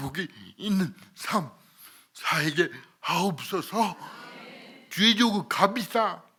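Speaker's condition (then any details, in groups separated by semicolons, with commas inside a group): Cerebral palsy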